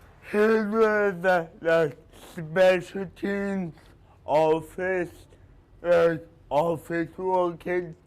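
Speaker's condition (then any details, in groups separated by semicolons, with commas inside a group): Cerebral palsy; speech impediment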